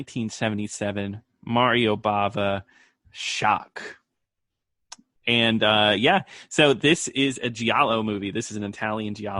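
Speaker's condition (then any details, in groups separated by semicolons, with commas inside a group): No condition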